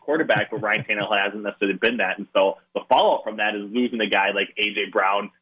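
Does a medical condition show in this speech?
No.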